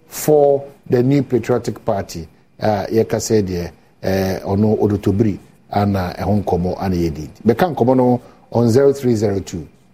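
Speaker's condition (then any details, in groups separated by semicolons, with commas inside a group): No condition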